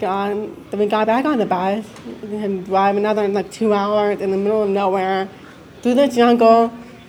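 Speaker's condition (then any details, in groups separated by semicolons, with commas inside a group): Deafness; signs with family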